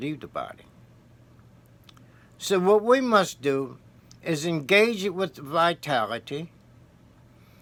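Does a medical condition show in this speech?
No.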